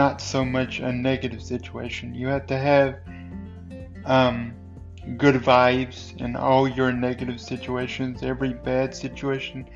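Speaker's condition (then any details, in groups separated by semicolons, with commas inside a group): Cerebral palsy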